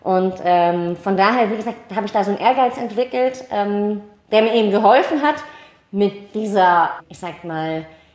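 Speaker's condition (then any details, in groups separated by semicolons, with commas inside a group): Cleft palate, mild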